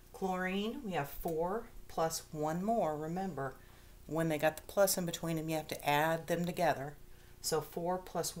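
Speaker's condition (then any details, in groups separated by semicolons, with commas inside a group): No condition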